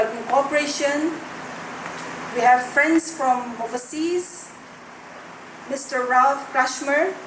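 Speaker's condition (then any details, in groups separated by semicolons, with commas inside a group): No condition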